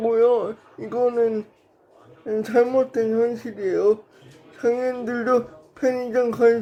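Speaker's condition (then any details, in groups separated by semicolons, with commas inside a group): Brain lesion disability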